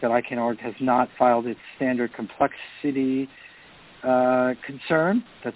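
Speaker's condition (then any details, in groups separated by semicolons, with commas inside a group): No condition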